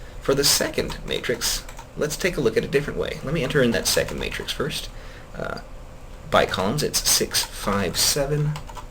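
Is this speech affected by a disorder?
No.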